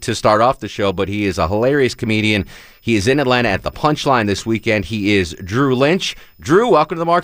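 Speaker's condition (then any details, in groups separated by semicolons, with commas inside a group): No condition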